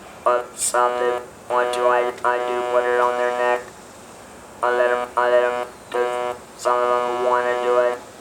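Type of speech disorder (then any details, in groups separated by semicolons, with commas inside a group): Electrolarynx speech; laryngectomy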